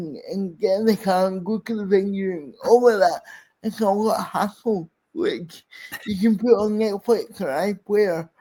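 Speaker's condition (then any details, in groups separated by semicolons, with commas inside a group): Cerebral palsy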